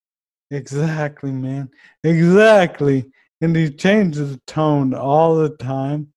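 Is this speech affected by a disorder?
Yes: ALS; first symptom uncontrollable foot shaking when sitting.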